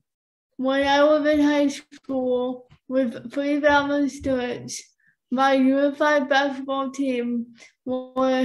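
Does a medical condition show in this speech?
Yes: cerebral palsy; from birth, oxygen deprivation, right side weaker.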